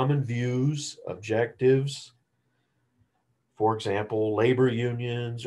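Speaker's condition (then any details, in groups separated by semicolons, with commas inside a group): No condition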